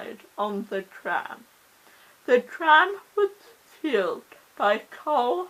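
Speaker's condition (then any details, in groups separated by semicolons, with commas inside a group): Cerebral palsy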